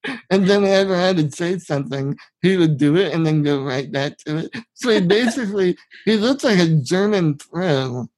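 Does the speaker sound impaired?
Yes: spinal muscular atrophy; genetic, present from birth, form of muscular dystrophy, brain signals not reaching muscles, severe atrophy in almost all muscles; needs heavily adapted van for live poker, accessible van GoFundMe started by Veronica Brill; subtitles provided for guest's speech in video version.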